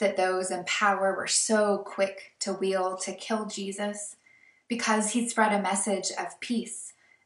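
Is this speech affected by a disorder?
No.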